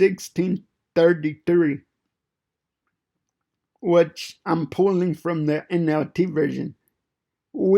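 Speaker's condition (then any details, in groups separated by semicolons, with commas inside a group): Cerebral palsy; fine motor impairment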